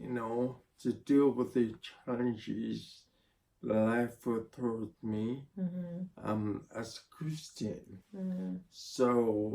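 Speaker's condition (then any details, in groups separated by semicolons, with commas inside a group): Spinocerebellar ataxia (sca7); needs help typing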